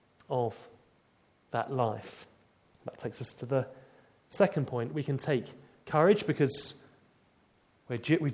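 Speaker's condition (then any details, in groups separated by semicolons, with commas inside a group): No condition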